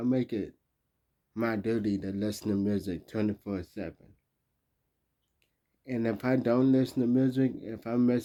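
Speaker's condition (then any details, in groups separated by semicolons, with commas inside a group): Traumatic brain injury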